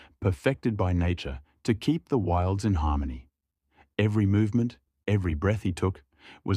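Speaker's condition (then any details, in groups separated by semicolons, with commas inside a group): No condition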